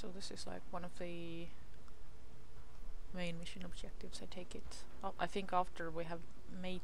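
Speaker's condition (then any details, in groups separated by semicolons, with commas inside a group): No condition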